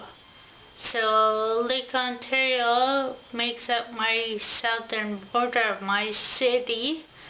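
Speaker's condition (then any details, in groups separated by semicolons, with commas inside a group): Ataxia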